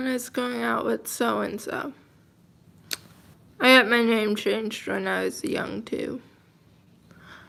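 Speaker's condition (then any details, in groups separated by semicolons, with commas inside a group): Cerebral palsy, mild; speech and motor skills affected, breathing tubes at birth; speech affected, throat tightens, needs deep breaths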